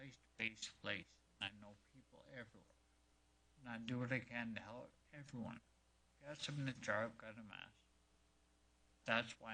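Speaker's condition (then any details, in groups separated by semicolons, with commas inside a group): Multiple sclerosis; affects balance; worsening daily, depends on accessible transport; affecting speech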